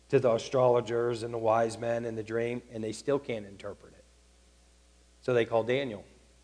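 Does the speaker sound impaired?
No.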